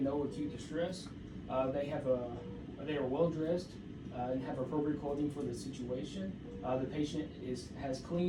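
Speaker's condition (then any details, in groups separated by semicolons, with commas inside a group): No condition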